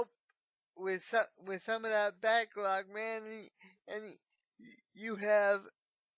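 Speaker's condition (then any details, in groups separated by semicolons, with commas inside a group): Cerebral palsy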